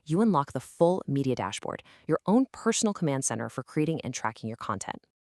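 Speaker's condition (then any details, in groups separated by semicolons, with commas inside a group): No condition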